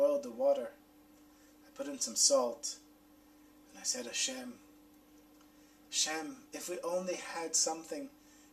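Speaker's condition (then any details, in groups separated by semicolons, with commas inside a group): No condition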